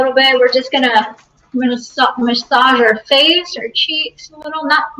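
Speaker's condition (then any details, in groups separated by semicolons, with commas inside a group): No condition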